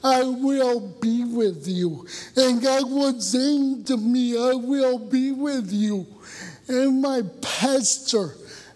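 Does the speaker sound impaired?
Yes: cerebral palsy; from birth, born about two weeks early, umbilical cord around neck, no breathing at birth, cannot control nerves; voice affected, voice described as a curse.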